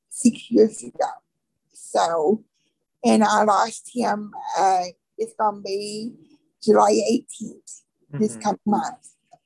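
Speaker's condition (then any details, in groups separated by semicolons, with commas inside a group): Cerebral palsy; from birth, birth defect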